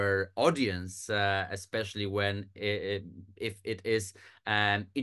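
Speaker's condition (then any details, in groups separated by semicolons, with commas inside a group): No condition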